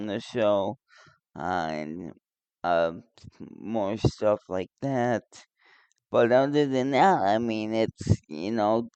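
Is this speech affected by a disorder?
Yes: cerebral palsy.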